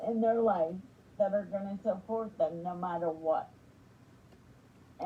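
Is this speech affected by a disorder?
Yes: spastic quadriplegic cerebral palsy.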